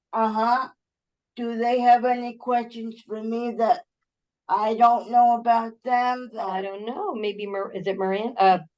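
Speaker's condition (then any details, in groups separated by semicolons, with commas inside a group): Cerebral palsy; uses wheelchair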